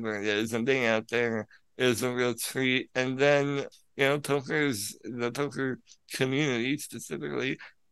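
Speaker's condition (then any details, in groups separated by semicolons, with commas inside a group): Spinal muscular atrophy; from birth, paralyzed neck down, full sensation, overnight breathing machine, hospital bed, wheelchair, parents as caregivers; controls computer with mouth, father usually assists at live play, cannot sit outside wheelchair, cannot fly; can be a little difficult to understand at times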